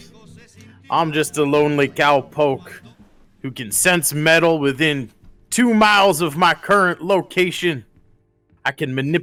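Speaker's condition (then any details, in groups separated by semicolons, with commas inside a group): No condition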